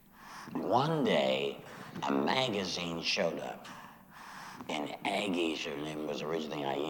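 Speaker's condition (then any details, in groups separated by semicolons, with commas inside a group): Laryngectomy after throat cancer; recurred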